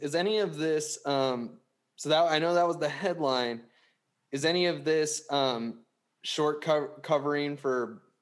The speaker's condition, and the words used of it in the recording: None; typical speech.